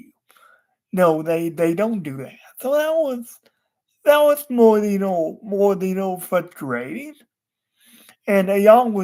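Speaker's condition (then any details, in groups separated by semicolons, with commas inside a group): Cerebral palsy; wheelchair user, unable to walk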